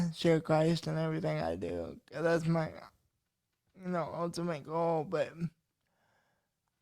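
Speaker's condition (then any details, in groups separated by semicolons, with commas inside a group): Cerebral palsy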